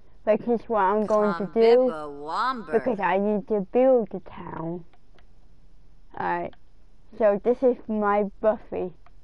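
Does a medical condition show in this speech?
Yes: cerebral palsy.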